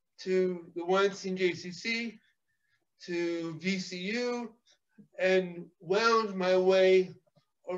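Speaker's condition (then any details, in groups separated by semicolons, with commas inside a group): Cerebral palsy; physical therapy in childhood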